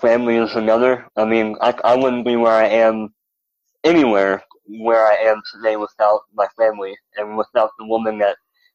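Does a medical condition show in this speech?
Yes: cleft lip and palate; rare congenital defect like Rudy Garcia's.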